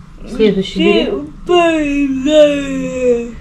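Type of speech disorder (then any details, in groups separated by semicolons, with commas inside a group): Pseudobulbar dysarthria; cerebral palsy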